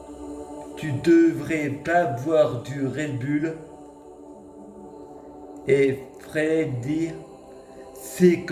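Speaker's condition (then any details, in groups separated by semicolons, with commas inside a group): Multiple sclerosis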